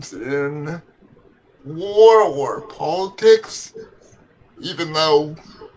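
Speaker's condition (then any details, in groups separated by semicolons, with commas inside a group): Cerebral palsy; legs affected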